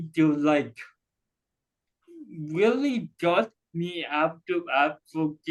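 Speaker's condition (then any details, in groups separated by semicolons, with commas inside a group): Cerebral palsy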